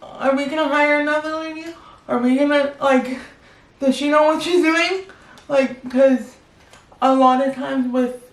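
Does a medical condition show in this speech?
Yes: cerebral palsy; spastic quadriplegic, wheelchair.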